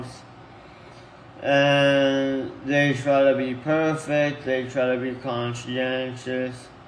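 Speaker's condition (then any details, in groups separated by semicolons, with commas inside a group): Tongue cancer; stage three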